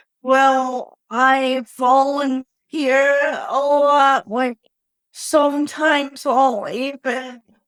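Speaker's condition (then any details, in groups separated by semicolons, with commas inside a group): Cerebral palsy; brain bleed in early infancy, premature birth, wheelchair; lag starting to talk, late speech onset, had speech therapy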